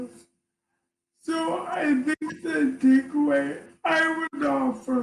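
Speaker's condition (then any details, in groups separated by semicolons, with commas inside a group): ALS; voice affected, hard to understand, partner interprets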